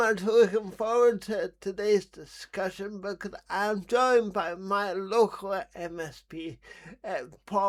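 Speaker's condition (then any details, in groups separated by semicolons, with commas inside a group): Cerebral palsy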